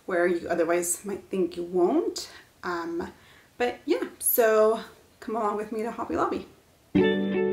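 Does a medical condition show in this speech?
No.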